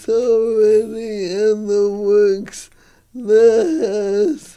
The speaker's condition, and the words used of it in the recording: ALS (motor neuron disease). It has become more difficult for me to talk. The muscles in my face are weaker.